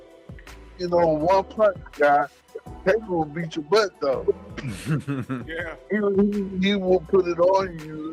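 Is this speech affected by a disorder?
Yes: brain injury, mild; minor; slurred speech.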